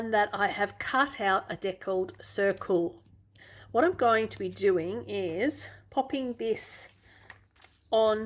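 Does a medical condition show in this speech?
No.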